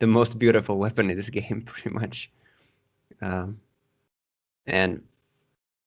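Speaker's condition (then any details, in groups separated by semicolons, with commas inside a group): No condition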